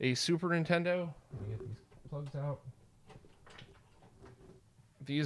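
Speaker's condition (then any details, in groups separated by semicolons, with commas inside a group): No condition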